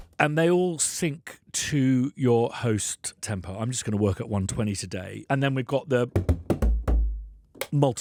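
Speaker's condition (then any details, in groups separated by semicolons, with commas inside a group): No condition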